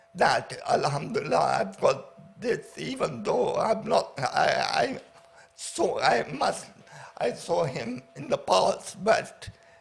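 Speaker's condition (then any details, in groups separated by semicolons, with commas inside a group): Paraplegia with essential tremor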